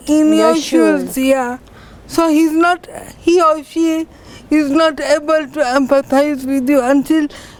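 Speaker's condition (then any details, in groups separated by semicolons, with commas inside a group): Cerebral palsy; from birth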